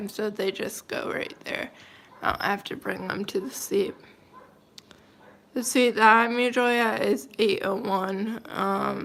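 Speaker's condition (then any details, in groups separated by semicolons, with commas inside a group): Cerebral palsy, mild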